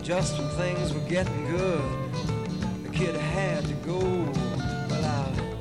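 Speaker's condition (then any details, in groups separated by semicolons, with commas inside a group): No condition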